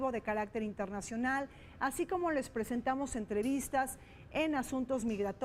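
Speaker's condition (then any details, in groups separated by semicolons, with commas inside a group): No condition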